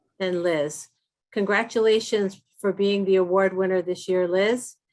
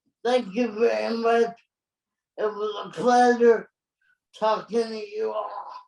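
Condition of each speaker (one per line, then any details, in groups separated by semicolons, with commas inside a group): No condition
Cerebral palsy; present from birth, premature; age 51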